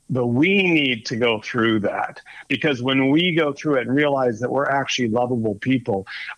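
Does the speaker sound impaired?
No.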